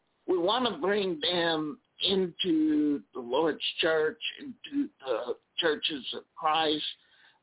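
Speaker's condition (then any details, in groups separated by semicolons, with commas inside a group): Spasmodic dysphonia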